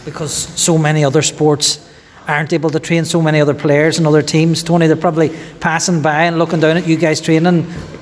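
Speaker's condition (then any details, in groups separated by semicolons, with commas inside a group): No condition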